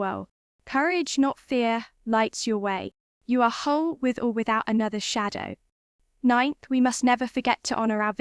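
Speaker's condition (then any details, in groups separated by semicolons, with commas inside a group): No condition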